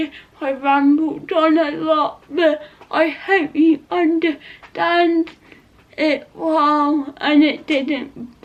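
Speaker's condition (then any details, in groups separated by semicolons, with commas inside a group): Cerebral palsy; not quadriplegic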